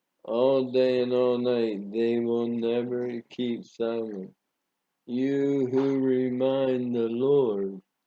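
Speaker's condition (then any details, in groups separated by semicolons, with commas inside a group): Parkinson's disease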